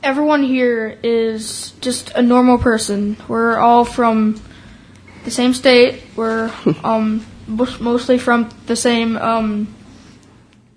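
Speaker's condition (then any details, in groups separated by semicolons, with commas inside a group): Stuttering; strong gag reflex preventing swallowing pills; stuttering peaks right before school starts, nervous night before school; repeated words, prolonged sounds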